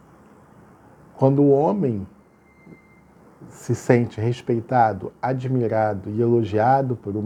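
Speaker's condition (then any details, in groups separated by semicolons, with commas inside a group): No condition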